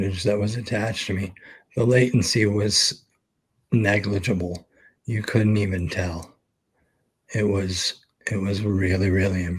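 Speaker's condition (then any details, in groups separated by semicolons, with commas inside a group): ALS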